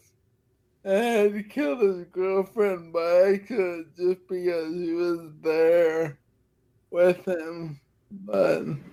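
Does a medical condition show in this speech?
Yes: Friedreich's ataxia; uses a wheelchair.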